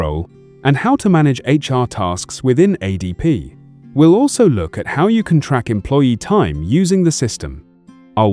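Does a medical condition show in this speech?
No.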